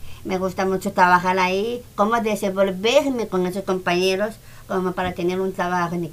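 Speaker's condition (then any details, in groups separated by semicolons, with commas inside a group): Down syndrome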